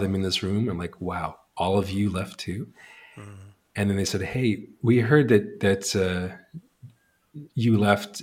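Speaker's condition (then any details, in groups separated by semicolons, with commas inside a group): Stutter; childhood-onset stutter, present by grade three, speech therapy taken then dropped out; musically driven sentences slightly easier to read aloud; repeated words, blocks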